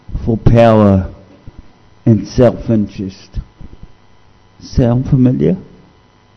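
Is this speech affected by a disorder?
Yes: cerebral palsy; cerebral palsy from being dropped in infancy while passed between relatives, discovered at age 2.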